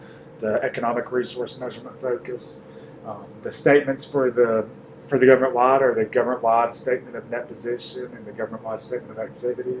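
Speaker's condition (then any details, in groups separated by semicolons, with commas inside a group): No condition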